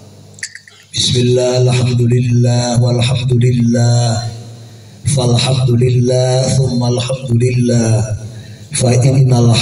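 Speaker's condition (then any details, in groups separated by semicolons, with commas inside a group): No condition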